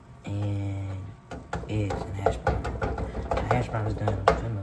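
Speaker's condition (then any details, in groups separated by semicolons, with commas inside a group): No condition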